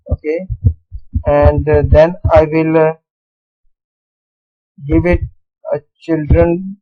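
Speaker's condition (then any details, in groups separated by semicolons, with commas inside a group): No condition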